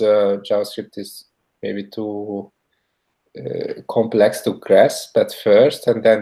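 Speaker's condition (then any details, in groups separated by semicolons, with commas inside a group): No condition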